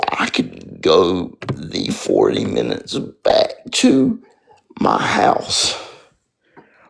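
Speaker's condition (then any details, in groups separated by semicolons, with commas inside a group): Spastic quadriplegic cerebral palsy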